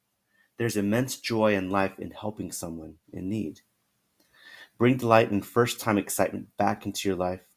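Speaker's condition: No condition

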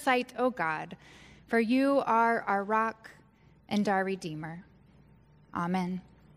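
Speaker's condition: No condition

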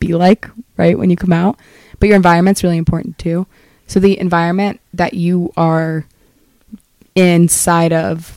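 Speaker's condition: No condition

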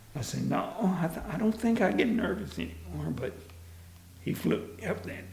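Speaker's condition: Vocal dysphonia; vocal dysphonia in adulthood, voice loss began two weeks before demo recording, past speech therapy; quiet voice, hard to talk; speech impediment, some words hard like mailman, substitutes easier words like postman

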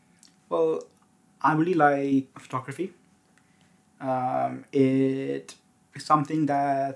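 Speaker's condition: Stutter; onset at age 3; prolonged sounds

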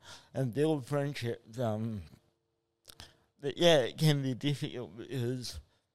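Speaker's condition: Spastic cerebral palsy; spastic type from birth, 37 minutes without breath, brain damage, tight muscles, involuntary movements, poor balance; predicted never to walk or talk, prediction proved wrong

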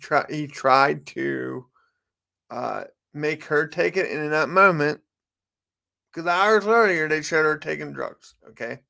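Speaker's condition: Cerebral palsy; cerebral palsy since birth, affects arms and hands, multiple orthopedic leg surgeries by age seven; speech impediment

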